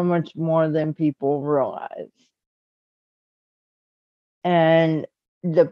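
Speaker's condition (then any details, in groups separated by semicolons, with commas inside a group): Cerebral palsy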